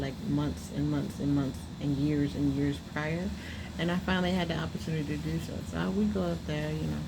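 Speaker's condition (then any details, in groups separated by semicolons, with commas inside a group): No condition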